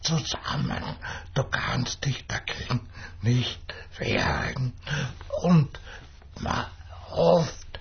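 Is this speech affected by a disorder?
Yes: dystonia with speech disorder; can only speak slowly.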